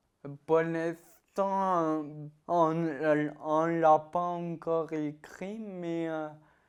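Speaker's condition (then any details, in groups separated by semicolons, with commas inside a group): Ataxia-telangiectasia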